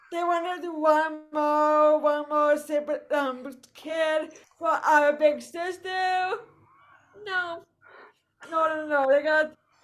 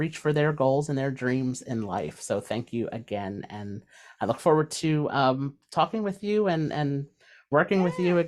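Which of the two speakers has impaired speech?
The first: cerebral palsy; brain bleed, right leg and arm, voice affected; physical therapy, planned foot surgery, electric wheelchair when traveling; voice affected, accent-like speech disability, voice sounds different singing.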